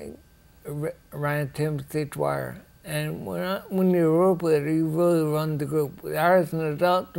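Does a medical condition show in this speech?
Yes: ataxia; rare, progressive.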